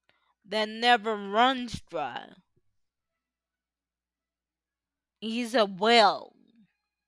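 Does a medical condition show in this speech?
Yes: cerebral palsy; uses power wheelchair.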